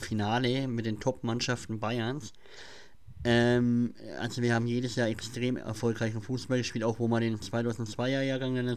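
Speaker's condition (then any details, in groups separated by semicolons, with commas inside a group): Cleft palate; present since childhood; speech impediment, listeners messaged that he cannot be heard, mimicked at school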